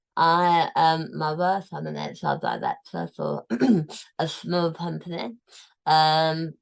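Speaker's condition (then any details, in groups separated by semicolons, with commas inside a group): Tongue cancer, tongue removed; almost entire tongue removed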